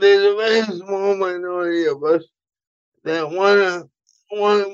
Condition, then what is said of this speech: Cerebral palsy. I have CP. It affects my motor skills and my voice once in a while.